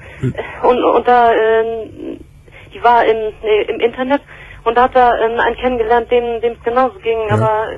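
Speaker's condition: Stuttering; developmental stutter since starting to speak, speech therapist in primary school, special school including stutterers; learned technique in Bonn after school, relapse, stopped technique; stutters somewhat, relatively fluent per host, nervous on air; repeated sounds, blocks

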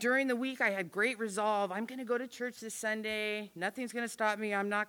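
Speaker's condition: No condition

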